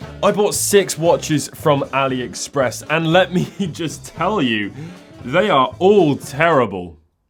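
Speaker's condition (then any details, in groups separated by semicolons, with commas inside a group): No condition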